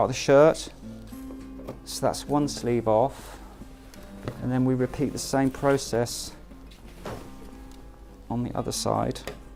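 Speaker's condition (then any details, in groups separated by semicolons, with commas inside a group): No condition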